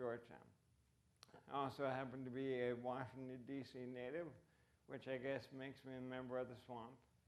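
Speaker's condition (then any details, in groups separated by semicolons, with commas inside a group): ALS; voice impacted, reduced fluency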